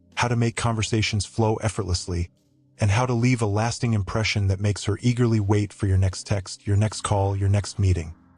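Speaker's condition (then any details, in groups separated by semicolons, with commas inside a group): No condition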